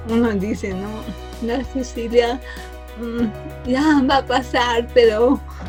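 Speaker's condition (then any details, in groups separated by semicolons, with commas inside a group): Cerebral palsy from birth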